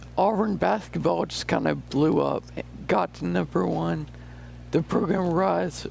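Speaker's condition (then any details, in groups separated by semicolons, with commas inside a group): Friedreich's ataxia; rare neuromuscular disease, loss of balance and coordination, walking difficult, uses walker; a few years since onset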